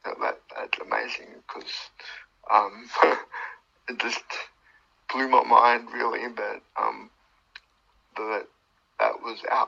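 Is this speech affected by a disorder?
Yes: cerebral palsy; born two months premature, died twice at birth, uses wheelchair, considerable motor function difficulty.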